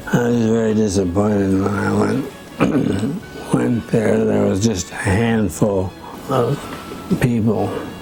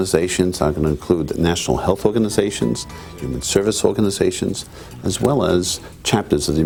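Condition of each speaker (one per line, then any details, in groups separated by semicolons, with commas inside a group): Parkinson's disease; about 15 years since onset, advanced, occasionally uses crutches
No condition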